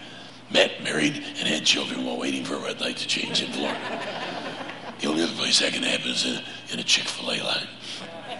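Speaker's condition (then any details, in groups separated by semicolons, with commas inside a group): Laryngeal cancer; deep raspy 'Batman voice'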